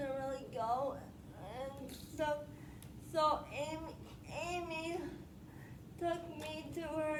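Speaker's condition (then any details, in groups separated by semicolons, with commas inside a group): Spastic quadriplegic cerebral palsy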